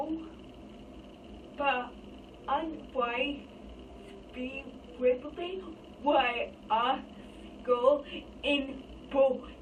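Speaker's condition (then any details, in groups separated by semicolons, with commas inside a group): Speech apraxia; uses phone speaking app when communication breaks down; speech hard to understand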